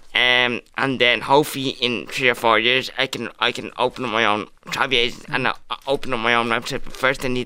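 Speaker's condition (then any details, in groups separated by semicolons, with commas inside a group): Cerebral palsy; congenital, diagnosed age 2 by Colm Costigan, delayed milestones from 7 months, lifelong powered wheelchair use; able to move quite well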